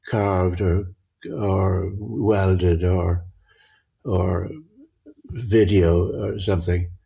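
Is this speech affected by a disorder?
Yes: Parkinson's; difficulty judging near and far.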